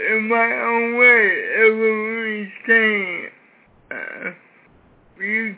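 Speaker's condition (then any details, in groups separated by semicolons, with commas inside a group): Cerebral palsy, severe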